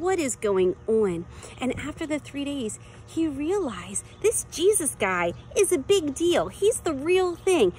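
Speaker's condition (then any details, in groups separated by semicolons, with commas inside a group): No condition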